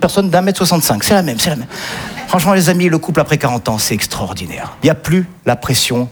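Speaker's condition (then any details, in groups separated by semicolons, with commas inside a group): No condition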